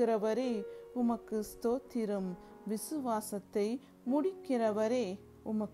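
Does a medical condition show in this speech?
No.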